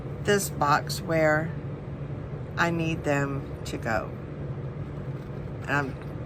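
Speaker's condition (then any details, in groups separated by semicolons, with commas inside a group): No condition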